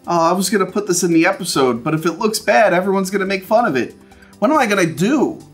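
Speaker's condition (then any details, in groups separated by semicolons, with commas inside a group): No condition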